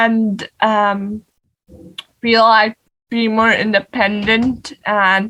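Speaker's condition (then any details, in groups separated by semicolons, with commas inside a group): Cerebral palsy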